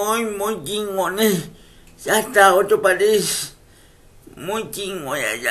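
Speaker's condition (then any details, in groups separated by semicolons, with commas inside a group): Cerebral palsy; uses wheelchair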